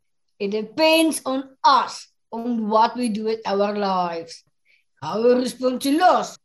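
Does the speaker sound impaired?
Yes: Down syndrome; extra chromosome 21, congenital, present since birth, a little slower than others; age 40; English is second language.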